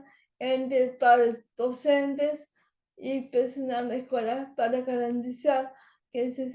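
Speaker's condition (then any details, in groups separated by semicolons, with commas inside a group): Cerebral palsy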